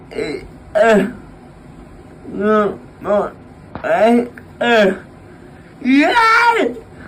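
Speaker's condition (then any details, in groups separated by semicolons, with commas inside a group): Cerebral palsy; appears nonverbal, says single words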